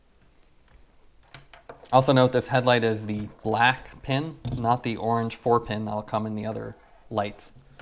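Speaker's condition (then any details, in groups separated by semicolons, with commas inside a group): No condition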